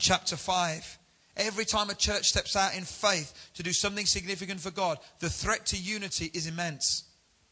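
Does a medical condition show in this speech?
No.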